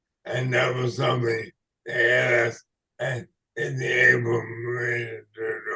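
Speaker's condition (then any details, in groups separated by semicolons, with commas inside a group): ALS/MND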